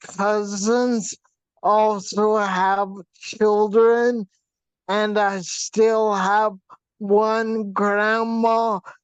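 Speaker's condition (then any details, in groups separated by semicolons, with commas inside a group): Facial paralysis from hydrocephalus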